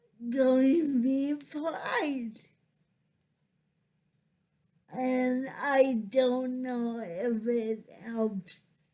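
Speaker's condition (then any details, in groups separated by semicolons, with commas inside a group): Cerebral palsy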